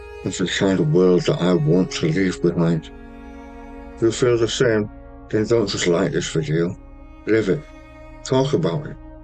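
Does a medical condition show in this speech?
Yes: stage 4 tongue cancer, hemiglossectomy.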